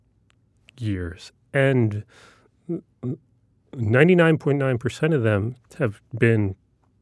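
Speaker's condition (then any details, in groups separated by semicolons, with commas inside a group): Stutter; neurological disorder; grew more comfortable talking in public; blocks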